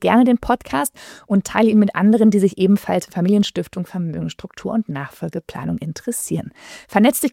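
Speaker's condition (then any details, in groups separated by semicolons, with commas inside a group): No condition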